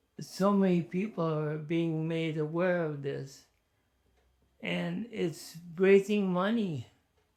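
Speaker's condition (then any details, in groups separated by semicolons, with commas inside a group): ALS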